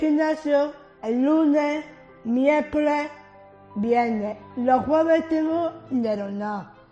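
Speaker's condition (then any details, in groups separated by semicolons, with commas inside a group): Down syndrome; congenital, age 53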